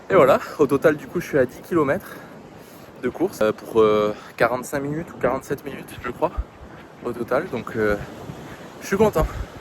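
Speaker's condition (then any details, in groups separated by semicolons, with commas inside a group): No condition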